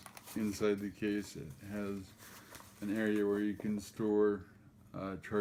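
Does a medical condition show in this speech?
Yes: cerebral palsy; affects gait and walking.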